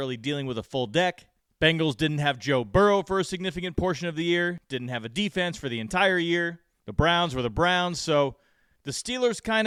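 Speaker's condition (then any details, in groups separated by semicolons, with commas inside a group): No condition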